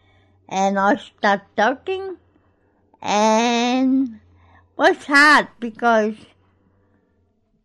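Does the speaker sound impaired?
Yes: cerebral palsy; cerebral palsy since birth, born in Greece; speech problems when young, began talking after attending Gruella school.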